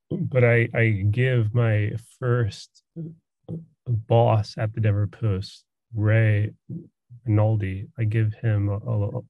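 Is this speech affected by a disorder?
Yes: stutter; markedly less coherent speech around age 20 to 21; still stutters, speech more conversational and coherent than in early twenties; blocks, repetitions, pauses while speaking, otherwise conversational and coherent; here repeated words, blocks.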